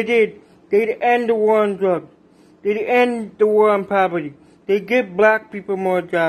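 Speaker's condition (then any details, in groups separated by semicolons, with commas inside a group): Cerebral palsy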